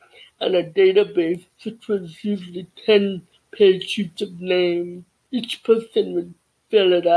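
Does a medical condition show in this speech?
Yes: cerebral palsy; childhood speech therapy.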